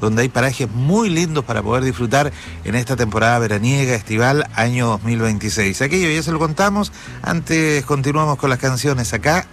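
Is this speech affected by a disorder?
No.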